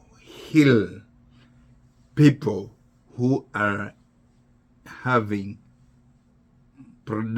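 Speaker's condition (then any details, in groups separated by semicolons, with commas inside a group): Neurological disease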